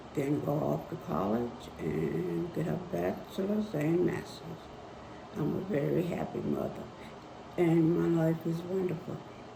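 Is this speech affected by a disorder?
Yes: spinal neurosarcoidosis.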